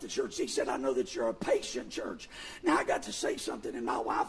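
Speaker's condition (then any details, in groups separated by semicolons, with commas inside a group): Vocal fold paralysis; move or vibrate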